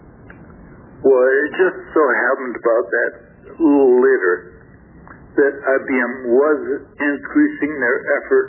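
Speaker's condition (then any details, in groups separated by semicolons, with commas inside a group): Stroke affecting throat muscles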